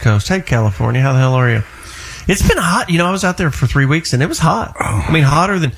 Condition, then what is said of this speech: None; typical speech.